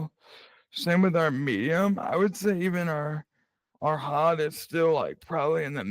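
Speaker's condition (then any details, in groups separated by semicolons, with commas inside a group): Cerebral palsy; present from birth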